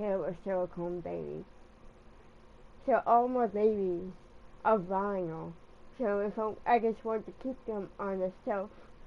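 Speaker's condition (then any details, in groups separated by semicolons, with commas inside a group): Cerebral palsy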